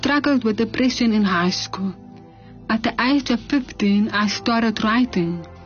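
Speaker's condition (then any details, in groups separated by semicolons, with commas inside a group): 97% hearing loss, severe; 97% hearing loss since childhood, struggled understanding in hearing school, cochlear implants for last 6 years; hearing brought up to 80% with cochlear implants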